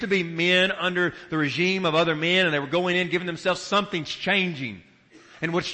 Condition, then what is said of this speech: No condition.